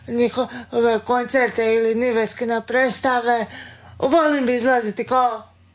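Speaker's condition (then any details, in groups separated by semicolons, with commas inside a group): Cerebral palsy; does exercises at home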